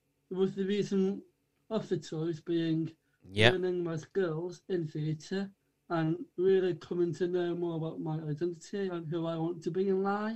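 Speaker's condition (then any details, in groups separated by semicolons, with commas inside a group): Down syndrome; from birth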